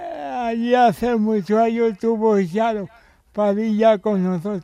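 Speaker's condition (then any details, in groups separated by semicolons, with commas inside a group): Cerebral palsy; Aspace Sevilla day centre for stimulation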